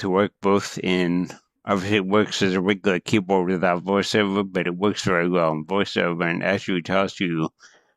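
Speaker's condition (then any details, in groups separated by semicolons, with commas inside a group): Cerebral palsy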